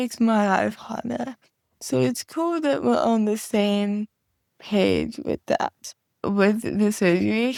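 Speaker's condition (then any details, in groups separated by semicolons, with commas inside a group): Cerebral palsy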